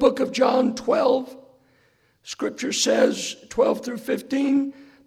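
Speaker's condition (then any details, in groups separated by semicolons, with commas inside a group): Hoarseness after vocal cord surgery; hoarse voice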